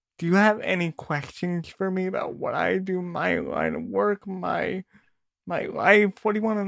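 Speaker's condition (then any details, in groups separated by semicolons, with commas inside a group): Cerebral palsy; work equipment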